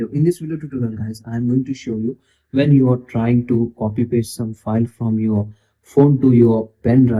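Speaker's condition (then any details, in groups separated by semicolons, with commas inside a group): No condition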